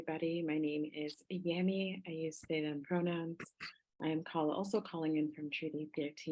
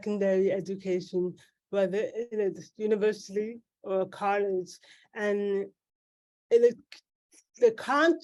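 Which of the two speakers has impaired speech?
The second: cerebral palsy.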